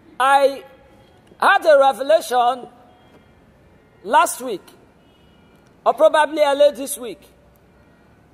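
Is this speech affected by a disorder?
No.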